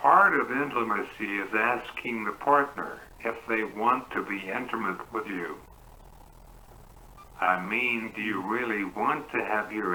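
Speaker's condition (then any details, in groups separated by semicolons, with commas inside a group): Cerebral palsy; uses wheelchair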